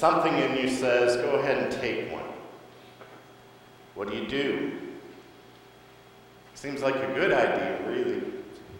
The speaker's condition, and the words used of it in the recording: None; typical speech.